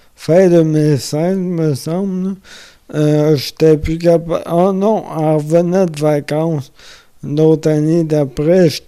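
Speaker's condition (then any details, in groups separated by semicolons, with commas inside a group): Amyotrophic lateral sclerosis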